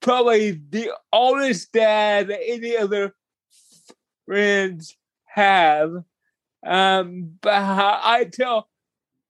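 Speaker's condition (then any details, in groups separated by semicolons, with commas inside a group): Cerebral palsy; talks slower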